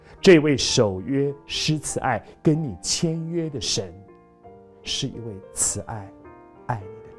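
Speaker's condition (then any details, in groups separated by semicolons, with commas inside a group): No condition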